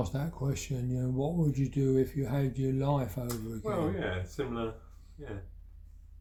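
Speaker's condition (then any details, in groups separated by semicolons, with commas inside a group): Parkinson's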